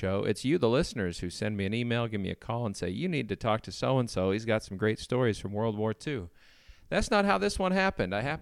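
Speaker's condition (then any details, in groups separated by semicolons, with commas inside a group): No condition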